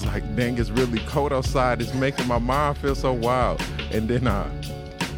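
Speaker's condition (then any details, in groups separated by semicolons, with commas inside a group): No condition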